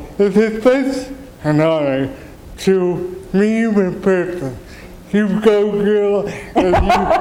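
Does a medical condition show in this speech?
Yes: cerebral palsy; wheelchair user.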